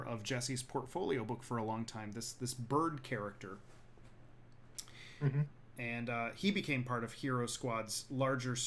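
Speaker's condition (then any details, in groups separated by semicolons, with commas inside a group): No condition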